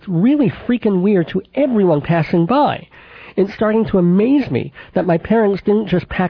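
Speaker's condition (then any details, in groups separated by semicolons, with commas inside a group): Cleft palate with lisp, cleft lip and palate, mild; sibilant s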